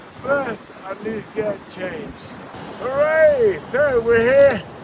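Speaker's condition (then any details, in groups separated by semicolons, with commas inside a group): Motor neurone disease; recently diagnosed; first symptom unclear speech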